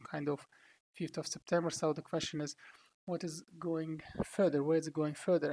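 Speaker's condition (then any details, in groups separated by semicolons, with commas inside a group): No condition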